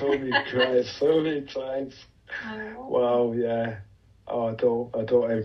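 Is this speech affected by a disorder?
Yes: motor neuron disease; followed by MND, respiratory and long-term ventilation teams at Preston.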